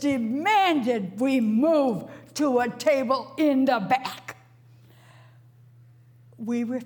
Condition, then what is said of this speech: Stroke. My memory and speech have also been critically affected.